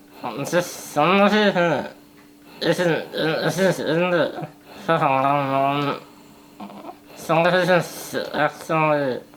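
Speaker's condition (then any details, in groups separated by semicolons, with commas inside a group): Spinal muscular atrophy type 1; type 1, unable to move body muscles; speech needs translating by companion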